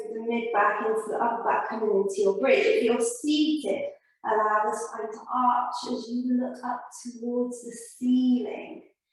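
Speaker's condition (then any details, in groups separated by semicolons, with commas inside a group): No condition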